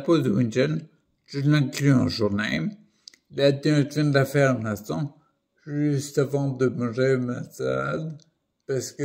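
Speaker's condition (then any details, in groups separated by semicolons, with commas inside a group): Primary progressive multiple sclerosis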